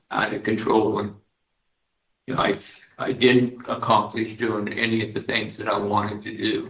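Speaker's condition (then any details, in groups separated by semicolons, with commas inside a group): Parkinson's disease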